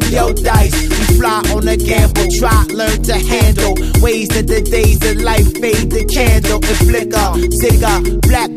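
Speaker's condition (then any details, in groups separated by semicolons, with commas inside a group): No condition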